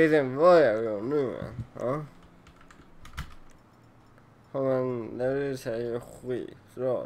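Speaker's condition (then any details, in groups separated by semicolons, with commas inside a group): Cerebral palsy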